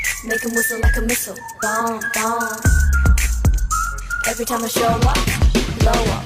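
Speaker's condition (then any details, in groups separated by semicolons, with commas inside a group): No condition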